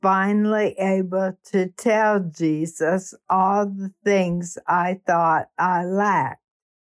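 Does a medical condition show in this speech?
Yes: ALS; ALS diagnosed about 3.5 years before recording, told to conserve limited lifetime energy supply; quit gym, housework, yard work and choir directing within 9 months; host says her voice itself tells the story.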